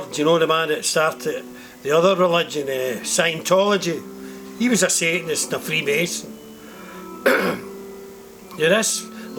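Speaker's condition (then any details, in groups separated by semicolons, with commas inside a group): No condition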